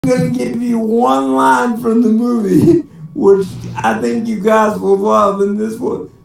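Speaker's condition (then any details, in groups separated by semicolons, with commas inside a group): Cerebral palsy; speech sounds drunk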